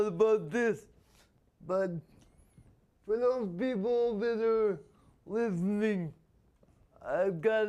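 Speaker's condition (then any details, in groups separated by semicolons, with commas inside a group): Spastic quadriplegia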